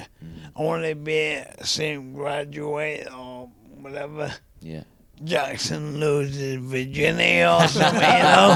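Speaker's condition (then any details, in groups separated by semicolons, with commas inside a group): ALS; young onset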